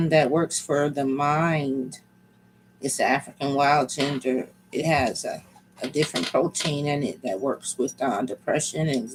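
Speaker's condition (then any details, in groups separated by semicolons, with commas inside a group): No condition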